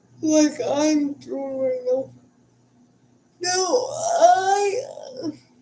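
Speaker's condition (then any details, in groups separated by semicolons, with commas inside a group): Cerebral palsy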